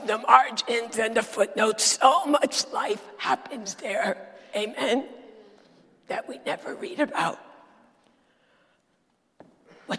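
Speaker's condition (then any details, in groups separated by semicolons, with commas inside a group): Dysphonia; lost ability to sing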